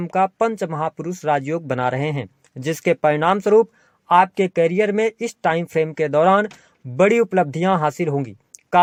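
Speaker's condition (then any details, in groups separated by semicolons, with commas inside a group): No condition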